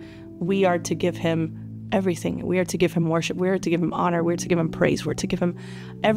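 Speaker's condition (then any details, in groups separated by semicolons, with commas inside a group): No condition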